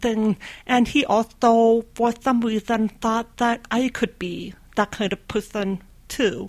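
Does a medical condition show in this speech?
Yes: deafness, completely deaf right ear, severe to profound left ear; deaf from age 2.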